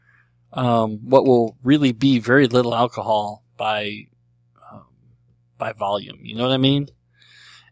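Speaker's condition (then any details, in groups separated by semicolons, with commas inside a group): Cleft lip and palate; treated as a baby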